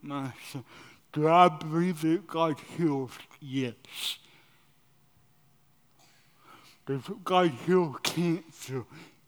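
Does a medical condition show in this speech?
Yes: cerebral palsy.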